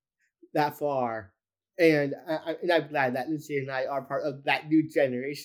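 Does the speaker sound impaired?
Yes: Down syndrome; Down syndrome since birth, intellectual and developmental disability; age about 27, about 26 or 27 years since birth diagnosis.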